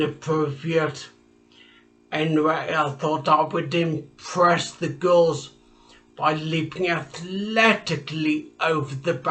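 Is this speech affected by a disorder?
Yes: traumatic brain injury; speech.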